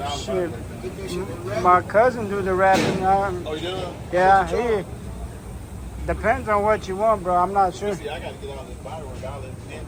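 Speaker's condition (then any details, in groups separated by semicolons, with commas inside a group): No condition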